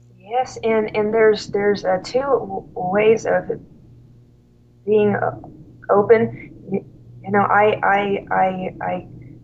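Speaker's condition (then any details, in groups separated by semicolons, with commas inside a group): Stuttering; severe stuttering at college start, fluency temporarily improved by drinking alcohol, works as school slp; stutters openly, cannot hide it, discloses stuttering to parents, feels in control; noticeable stuttering that cannot be hidden, more fluent when drinking then; repeated sounds, prolonged sounds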